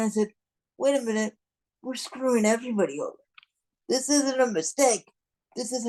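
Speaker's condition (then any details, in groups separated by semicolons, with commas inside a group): Cerebral palsy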